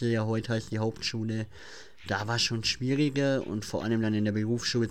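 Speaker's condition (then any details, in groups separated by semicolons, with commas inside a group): Cleft palate; present since childhood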